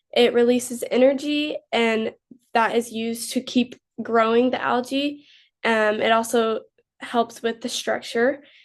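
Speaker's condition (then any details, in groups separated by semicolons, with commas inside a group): No condition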